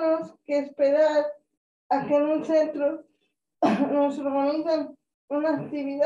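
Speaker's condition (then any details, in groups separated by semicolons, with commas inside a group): Cerebral palsy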